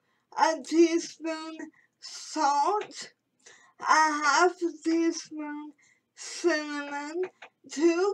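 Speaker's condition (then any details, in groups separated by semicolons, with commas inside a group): Cerebral palsy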